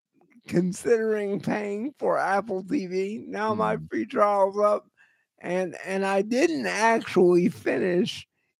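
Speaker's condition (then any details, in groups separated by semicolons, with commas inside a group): Cerebral palsy; voice always shot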